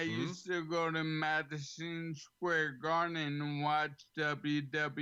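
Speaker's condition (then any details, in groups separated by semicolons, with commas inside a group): ALS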